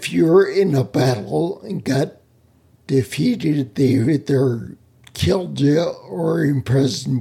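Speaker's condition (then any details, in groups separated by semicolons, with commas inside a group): Spinocerebellar ataxia; speech impediment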